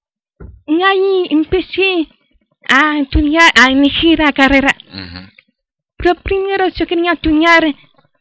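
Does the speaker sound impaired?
Yes: deafness; cochlear implant at age 11 by own choice, secondary school without interpreter.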